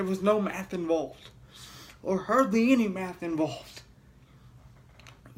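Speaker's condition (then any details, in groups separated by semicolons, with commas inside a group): Cerebral palsy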